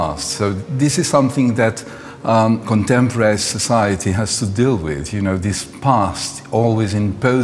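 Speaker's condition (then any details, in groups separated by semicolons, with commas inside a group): No condition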